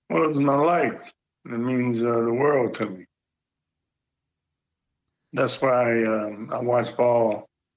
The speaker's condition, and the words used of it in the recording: Parkinson's disease. I got Parkinson's, so I kind of stutter a little bit.